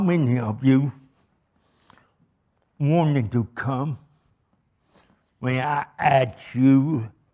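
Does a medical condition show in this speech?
Yes: cerebral palsy.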